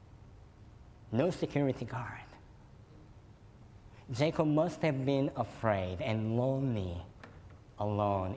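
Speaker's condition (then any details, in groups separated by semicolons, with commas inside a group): Cleft lip and palate; fed formula and cow milk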